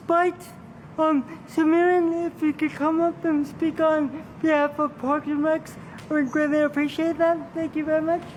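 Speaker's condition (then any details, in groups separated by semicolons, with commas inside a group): Cerebral palsy; from birth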